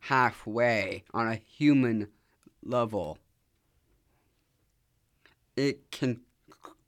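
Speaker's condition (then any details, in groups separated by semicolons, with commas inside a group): Down syndrome; gave recorded speech How Do You See Me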